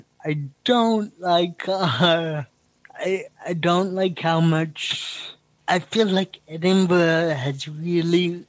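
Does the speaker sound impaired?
Yes: cerebral palsy; consistent predictable speaking rate.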